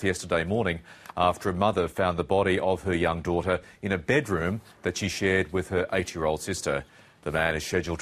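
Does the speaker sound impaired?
No.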